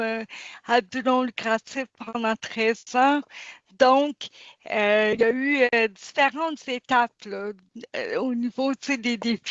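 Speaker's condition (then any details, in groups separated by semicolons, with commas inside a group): Cerebral palsy; since birth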